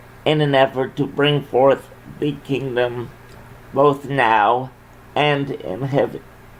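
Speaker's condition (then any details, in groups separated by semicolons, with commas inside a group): Cerebral palsy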